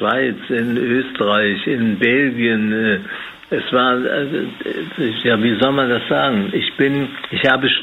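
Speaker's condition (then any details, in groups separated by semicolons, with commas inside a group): Parkinson's disease; dismissed as stage fright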